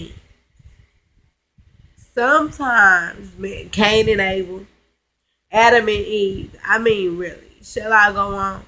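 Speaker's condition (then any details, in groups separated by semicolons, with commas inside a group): Cerebral palsy, spastic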